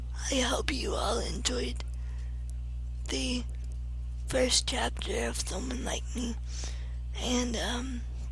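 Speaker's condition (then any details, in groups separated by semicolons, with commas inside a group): Cerebral palsy; mixed spastic-athetoid, mainly ataxic, legs and arms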